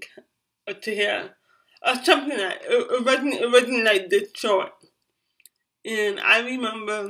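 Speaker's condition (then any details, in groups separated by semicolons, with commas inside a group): Cerebral palsy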